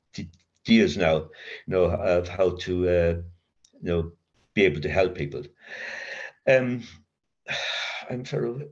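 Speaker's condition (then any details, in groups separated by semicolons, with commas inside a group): Covert stutter; severe childhood stutter, linked to adverse childhood experience, child guidance clinic, worse with teacher's punishment, covert since sobriety; still gets occasional blocks, uses voice as main working tool; stutters in mind more than aloud, avoids feared words, voice never feels own; repeated sounds, blocks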